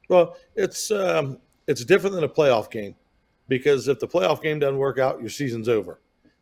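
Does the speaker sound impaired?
No.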